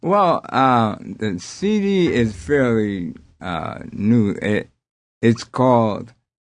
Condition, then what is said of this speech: Aphasia. When I started singing and vocally talking to people, it doesn't go away, but it helps me to cope with it.